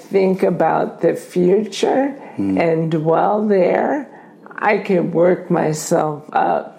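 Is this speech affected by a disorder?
Yes: ALS; diagnosis took a year, onset with falling while running and a limp, legs and arms basically paralyzed; disease now affecting mouth, tongue muscles atrophying; tongue weakness, sounds as if after a couple glasses of wine.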